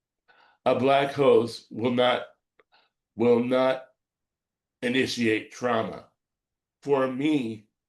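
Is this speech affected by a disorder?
Yes: cerebral palsy.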